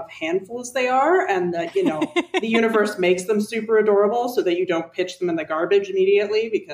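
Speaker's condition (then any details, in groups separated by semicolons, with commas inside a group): No condition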